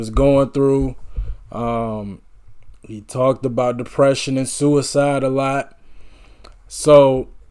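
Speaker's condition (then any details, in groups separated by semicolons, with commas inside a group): No condition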